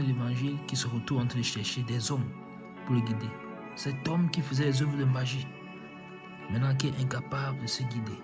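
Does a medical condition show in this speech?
No.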